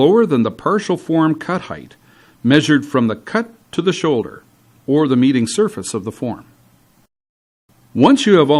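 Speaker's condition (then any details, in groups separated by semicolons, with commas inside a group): No condition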